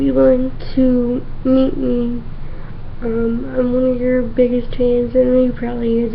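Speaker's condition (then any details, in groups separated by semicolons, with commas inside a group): Cerebral palsy; from infancy, difficulty moving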